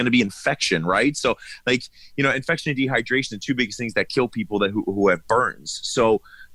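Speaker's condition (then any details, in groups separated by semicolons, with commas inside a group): No condition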